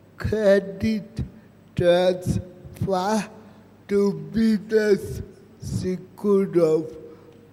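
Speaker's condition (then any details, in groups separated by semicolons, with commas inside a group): Cerebral palsy; present from birth; about 34 years since onset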